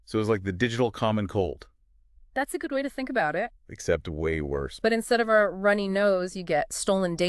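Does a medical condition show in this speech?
No.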